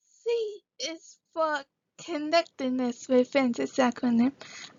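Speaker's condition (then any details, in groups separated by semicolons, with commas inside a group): Cerebral palsy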